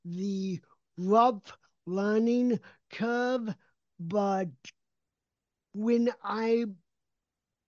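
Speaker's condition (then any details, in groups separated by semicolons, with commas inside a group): Cerebral palsy, spastic; speech impediment self-described as an accent, speech did not come until age 7, many years of speech therapy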